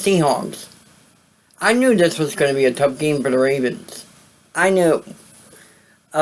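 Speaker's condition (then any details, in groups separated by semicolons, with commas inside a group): Cerebral palsy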